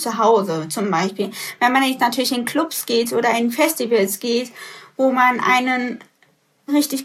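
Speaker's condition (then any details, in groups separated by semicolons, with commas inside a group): Deafness with cochlear implants; congenital mild hearing loss found at two, progressive, hearing aids ineffective, then cochlear implants, right side; hears only with cochlear implants, relies on subtitles, reads song lyrics to follow music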